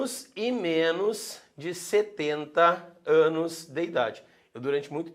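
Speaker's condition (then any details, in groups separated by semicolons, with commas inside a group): No condition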